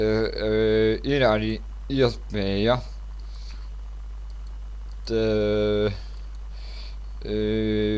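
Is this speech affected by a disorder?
Yes: cerebral palsy; speech not very clear.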